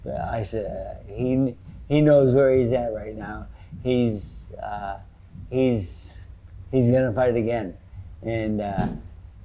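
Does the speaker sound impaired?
Yes: Parkinson's disease; sometimes.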